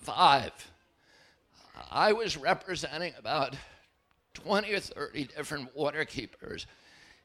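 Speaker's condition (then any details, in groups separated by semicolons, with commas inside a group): Spasmodic dystonia; voice trembles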